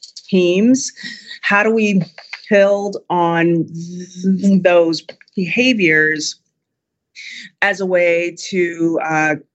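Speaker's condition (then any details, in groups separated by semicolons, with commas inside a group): Stutter; stutter since before public speaking, lifelong fear of talking to people; pronounced stutter audible during interview; at times takes a couple of seconds to say words; prolonged sounds, blocks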